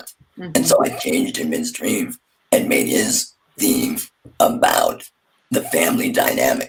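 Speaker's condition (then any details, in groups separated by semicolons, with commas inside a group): Laryngectomy; several years since surgery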